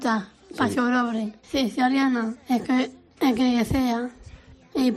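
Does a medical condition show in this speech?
Yes: Down syndrome; trisomy 21, genetic cause; age 39.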